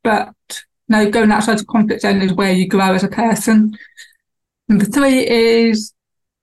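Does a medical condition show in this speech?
Yes: deafness, lost hearing around age 4; cochlear implant; cochlear implant after university, deteriorated after car accident, internal implant replaced; new implant not restoring hearing, awaiting electrode pull-back surgery, left ear under speech banana.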